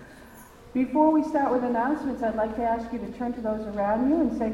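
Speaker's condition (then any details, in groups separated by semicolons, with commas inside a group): No condition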